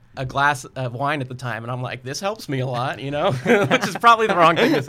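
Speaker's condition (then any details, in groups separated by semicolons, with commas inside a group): No condition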